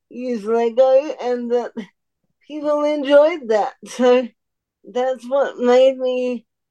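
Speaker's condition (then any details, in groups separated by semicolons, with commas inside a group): Cerebral palsy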